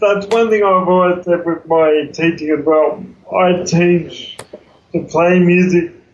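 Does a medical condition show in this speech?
Yes: cerebral palsy; congenital, affects movement in arms and legs, wheelchair user.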